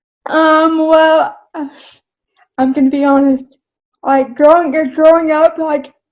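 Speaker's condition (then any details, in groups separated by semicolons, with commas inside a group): Cerebral palsy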